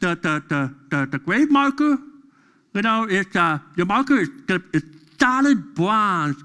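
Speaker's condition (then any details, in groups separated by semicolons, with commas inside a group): Deafness; deaf during school years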